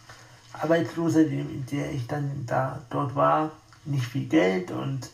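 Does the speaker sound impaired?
Yes: spastic tetraparesis; wheelchair user.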